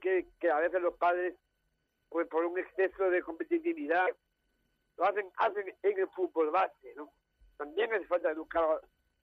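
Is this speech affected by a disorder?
Yes: Down syndrome; genetic, extra chromosome.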